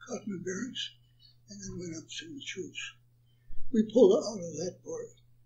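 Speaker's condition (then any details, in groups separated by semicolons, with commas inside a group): Parkinson's; attributed to Agent Orange exposure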